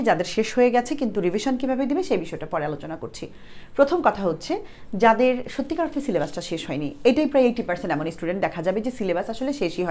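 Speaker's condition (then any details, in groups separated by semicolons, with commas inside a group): No condition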